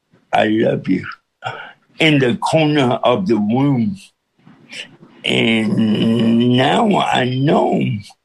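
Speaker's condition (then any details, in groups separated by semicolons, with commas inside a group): Cerebral palsy with speech impediment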